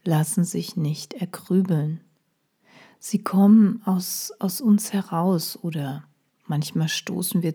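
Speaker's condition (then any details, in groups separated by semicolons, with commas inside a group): No condition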